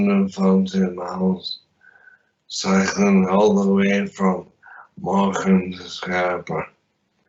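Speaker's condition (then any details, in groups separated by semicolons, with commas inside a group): Traumatic brain injury; walks independently, fatigue, therapy ended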